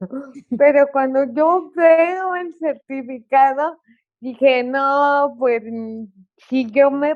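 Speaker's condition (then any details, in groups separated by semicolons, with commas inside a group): Cerebral palsy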